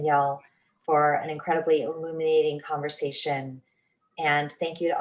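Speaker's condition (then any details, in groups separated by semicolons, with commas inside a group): No condition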